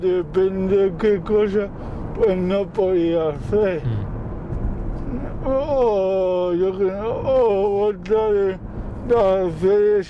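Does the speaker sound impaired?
Yes: cerebral palsy; from birth, birth complication with forceps delivery, all four limbs affected, muscle atrophy in hands and legs, drives automatic car; age 36; speech slightly affected, some difficulty speaking but understood perfectly, once not understood by phone.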